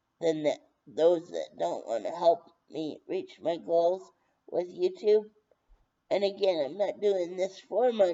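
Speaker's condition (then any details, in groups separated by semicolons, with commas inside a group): Brain injury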